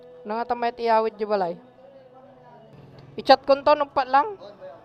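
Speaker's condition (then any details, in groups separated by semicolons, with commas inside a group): No condition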